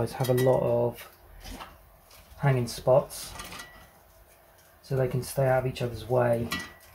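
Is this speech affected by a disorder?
No.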